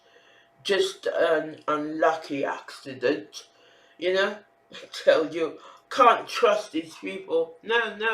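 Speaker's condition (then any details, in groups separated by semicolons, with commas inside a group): Facial palsy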